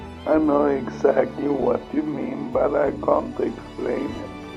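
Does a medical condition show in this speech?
Yes: multiple sclerosis; progressive form.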